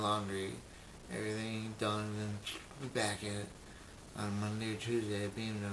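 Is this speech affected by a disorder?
Yes: brain injury; memory greatly affected.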